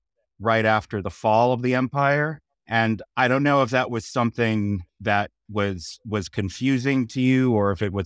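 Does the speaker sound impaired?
No.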